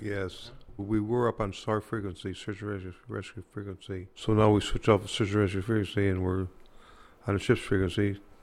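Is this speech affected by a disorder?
Yes: Parkinson's disease; hard time talking.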